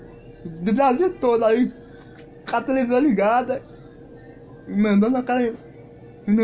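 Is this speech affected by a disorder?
Yes: cerebral palsy.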